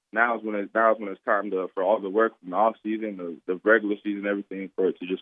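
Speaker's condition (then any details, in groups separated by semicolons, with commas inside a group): No condition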